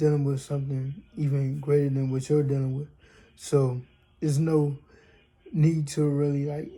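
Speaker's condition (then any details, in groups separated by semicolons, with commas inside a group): Cerebral palsy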